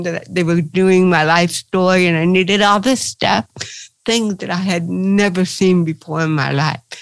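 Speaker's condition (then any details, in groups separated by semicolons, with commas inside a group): Cerebral palsy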